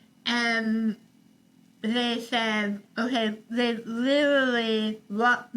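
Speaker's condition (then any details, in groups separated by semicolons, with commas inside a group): Tongue cancer, partial glossectomy, forearm graft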